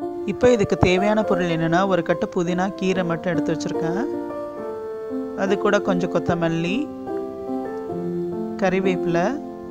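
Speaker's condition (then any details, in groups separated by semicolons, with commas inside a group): No condition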